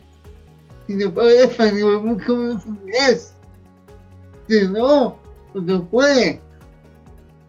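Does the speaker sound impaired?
Yes: cerebral palsy; from birth in Bogotá, near death as newborn, long incubator stay, physical disability, needs assistance; age 37; speech difficulty, noted as a hurdle for work as lecturer.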